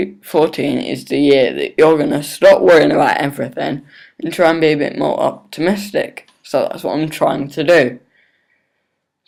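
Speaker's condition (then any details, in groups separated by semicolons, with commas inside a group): Cerebral palsy; not fully independent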